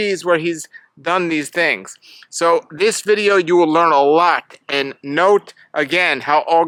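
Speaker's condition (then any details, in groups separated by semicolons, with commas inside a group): No condition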